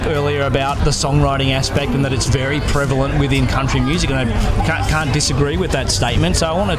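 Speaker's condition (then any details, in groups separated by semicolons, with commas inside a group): No condition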